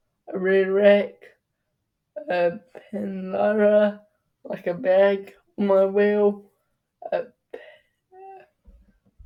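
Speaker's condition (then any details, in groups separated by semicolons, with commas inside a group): Cerebral palsy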